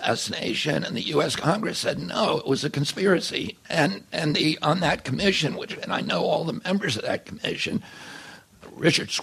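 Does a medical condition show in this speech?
Yes: spasmodic dysphonia; about 27 years since onset.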